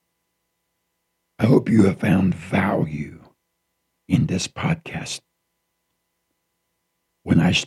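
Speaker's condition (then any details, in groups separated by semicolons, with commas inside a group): Throat cancer, partial laryngectomy; never smoked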